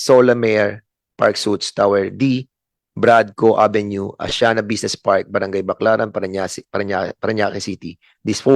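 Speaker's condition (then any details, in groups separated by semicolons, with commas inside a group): No condition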